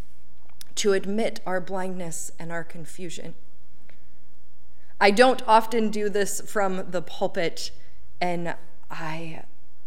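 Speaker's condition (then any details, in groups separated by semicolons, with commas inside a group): No condition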